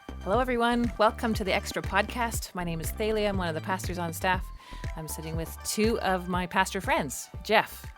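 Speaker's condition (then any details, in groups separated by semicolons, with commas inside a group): No condition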